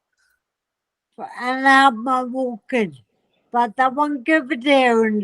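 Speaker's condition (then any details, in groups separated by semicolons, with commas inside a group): Multiple system atrophy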